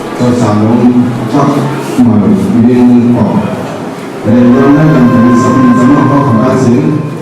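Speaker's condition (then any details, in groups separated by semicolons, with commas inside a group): No condition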